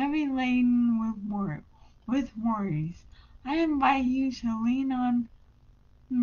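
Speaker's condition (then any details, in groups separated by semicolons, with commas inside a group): Brain injury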